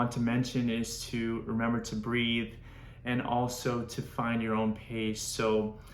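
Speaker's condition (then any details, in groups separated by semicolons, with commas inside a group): No condition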